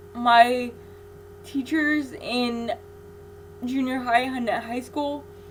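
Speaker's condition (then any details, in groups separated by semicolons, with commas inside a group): Cerebral palsy; infant ventilator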